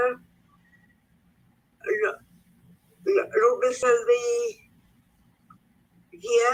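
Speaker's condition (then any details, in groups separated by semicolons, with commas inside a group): Cerebral palsy; speech affected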